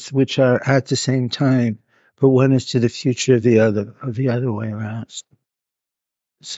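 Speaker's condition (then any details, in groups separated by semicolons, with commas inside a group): Parkinson's; hidden in early stages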